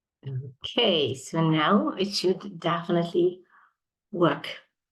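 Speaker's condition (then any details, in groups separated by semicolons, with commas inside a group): No condition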